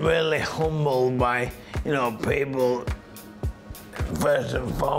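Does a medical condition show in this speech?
Yes: motor neurone disease.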